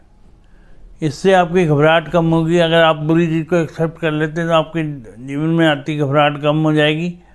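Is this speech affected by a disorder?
Yes: cerebral palsy.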